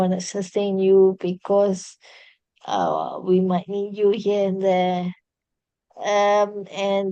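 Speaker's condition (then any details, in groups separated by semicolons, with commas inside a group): Cerebral palsy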